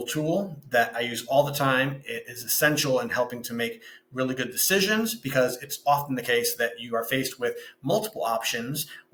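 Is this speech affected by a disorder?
No.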